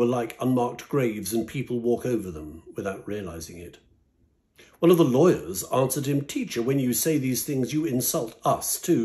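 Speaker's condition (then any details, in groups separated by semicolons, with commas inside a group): No condition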